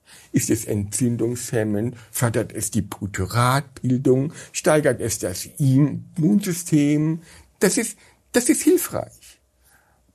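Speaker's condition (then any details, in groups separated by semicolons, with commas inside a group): Stuttering after brain injury, acquired neurogenic; traumatic brain injury from five-metre fall, onset during school years; voice changed after injury, very severe stuttering, speech gradually improved, later able to lecture; prolonged sounds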